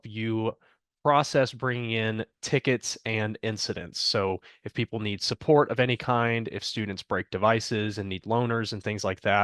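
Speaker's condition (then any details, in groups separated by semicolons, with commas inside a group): No condition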